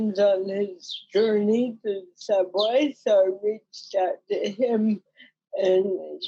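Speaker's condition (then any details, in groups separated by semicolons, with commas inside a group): Cerebral palsy; mild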